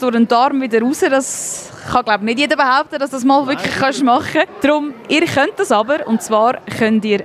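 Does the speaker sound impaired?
No.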